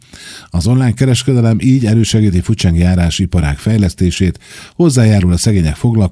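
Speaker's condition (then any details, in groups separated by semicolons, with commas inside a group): No condition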